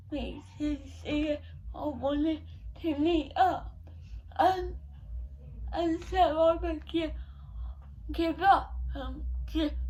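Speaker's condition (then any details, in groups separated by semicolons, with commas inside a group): Cerebral palsy; not quadriplegic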